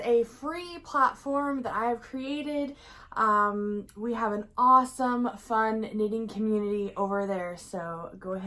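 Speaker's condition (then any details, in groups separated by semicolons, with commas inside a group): No condition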